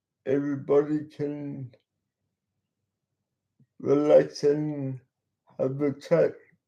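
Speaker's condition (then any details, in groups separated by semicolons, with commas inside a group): Cerebral palsy; talks slowly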